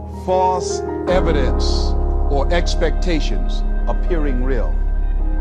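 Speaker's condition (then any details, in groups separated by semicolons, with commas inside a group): No condition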